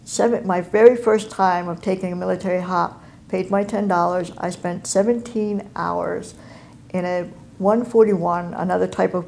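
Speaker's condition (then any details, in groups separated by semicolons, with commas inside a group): Cleft palate and cleft lip; congenital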